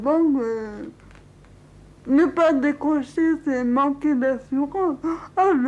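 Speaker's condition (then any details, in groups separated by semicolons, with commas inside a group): Cerebral palsy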